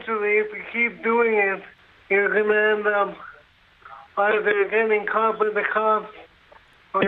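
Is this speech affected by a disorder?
Yes: brain injury; severe, drunk driving crash, quadriplegic; injured as teenager; speech difficulty.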